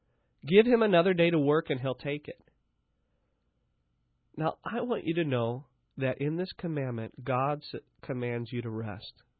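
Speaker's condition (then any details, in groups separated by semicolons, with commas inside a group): No condition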